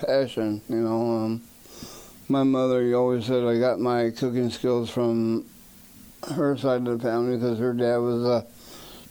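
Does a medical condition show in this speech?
Yes: Parkinson's disease; Parkinson's found at age 30 during neck surgery after car accident, stage 4 at diagnosis, wheelchair-bound; stage 5, about 24 years since diagnosis, wheelchair-bound 8 years.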